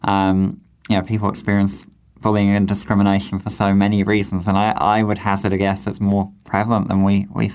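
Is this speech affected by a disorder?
Yes: cleft lip and palate; congenital cleft lip and palate, facial condition similar to Augie's in Wonder; described as speaking beautifully, cleft clinic surgeon at age 12 predicted no public speaking career.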